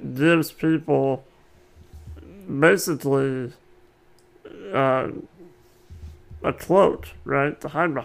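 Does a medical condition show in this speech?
Yes: muscular dystrophy.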